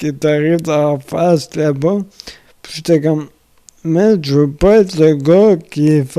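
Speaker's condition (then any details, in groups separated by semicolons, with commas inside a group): Amyotrophic lateral sclerosis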